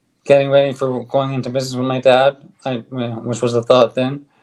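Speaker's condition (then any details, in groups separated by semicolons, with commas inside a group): ALS; on drug, stronger bite, speaks better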